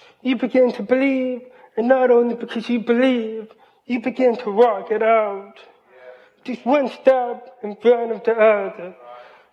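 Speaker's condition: Hearing loss, cochlear implant; completely deaf until age 12, invasive painful surgery, speech therapy, college; hears about 80% with cochlear implant, hears but does not always understand; doctors predicted poor speech at age 5, parents pushed speaking over sign language

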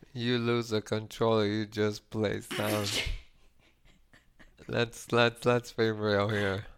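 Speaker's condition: ALS; voice got weaker

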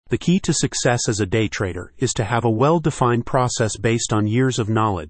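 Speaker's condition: No condition

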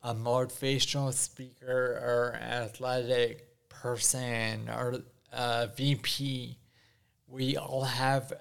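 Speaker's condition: Ataxia after strokes, mild; initially nonverbal, knew only ASL alphabet, improvised signs, now slight speech impediment, not really bad

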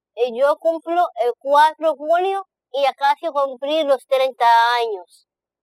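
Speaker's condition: Down syndrome; present from birth

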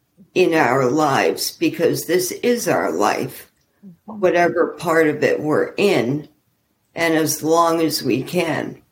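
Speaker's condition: ALS; small symptoms traced back easily 10 years or more; walking impaired, not yet bad, expects progression

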